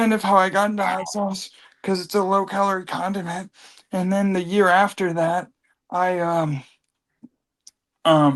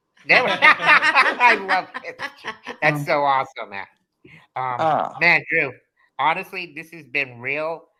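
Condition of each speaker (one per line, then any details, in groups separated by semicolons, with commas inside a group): Cerebral palsy; from birth
No condition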